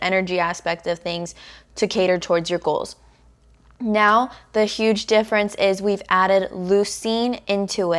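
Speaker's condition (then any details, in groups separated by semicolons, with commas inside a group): No condition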